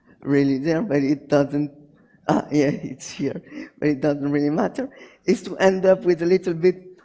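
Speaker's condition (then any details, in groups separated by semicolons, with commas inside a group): Cerebral palsy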